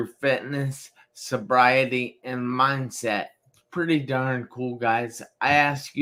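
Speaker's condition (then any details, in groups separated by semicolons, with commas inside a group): Traumatic brain injury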